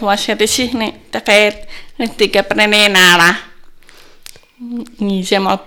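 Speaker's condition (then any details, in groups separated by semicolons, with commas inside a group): Deafness from birth, congenital; communicates by lip reading since always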